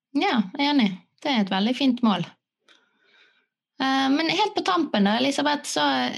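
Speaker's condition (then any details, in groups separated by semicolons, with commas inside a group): No condition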